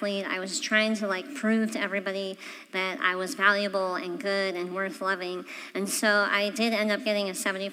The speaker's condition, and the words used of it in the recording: Cleft palate. Well, half of mine go through my nose, hence why I sound different.